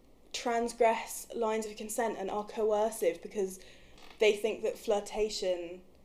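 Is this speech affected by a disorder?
No.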